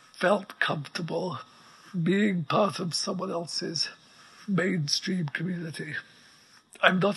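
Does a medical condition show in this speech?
Yes: ALS; progressive neuromuscular illness, effectively quadriplegic, wheelchair six months after diagnosis, plastic nasal breathing pump; immobile for hours on end, pump sets breathing rate, writes by dictation; voice very weak, needs amplifier, breathing apparatus audible in background.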